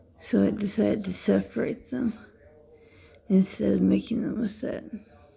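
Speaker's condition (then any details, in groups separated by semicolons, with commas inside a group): Dystonia; affects how speech sounds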